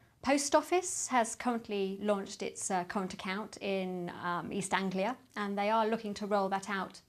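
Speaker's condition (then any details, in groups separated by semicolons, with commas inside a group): No condition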